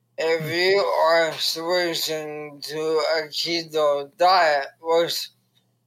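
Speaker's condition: ALS; dependent on wife

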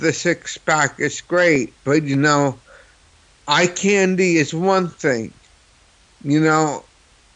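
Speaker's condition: Cerebral palsy; host hears New York accent

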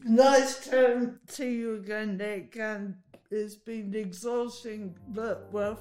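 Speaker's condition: Huntington's disease; inherited from father, carries mutation, learned father's diagnosis at 39, mood symptoms before medication, initially misdiagnosed

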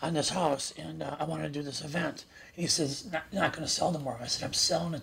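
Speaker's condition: Throat cancer, one vocal cord; throat cancer at age 28, tracheotomy, one vocal cord removed, told would never talk again; voice noticeably altered, self-compared to raspy rock singers, talks at length

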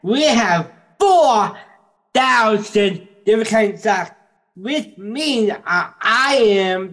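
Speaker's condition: Down syndrome; open heart surgery in childhood

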